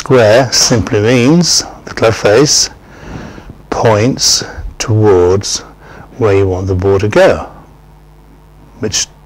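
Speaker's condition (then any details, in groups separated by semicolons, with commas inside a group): No condition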